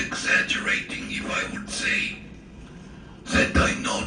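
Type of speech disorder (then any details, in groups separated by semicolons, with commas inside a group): Speech with a voice prosthesis; laryngectomy for throat cancer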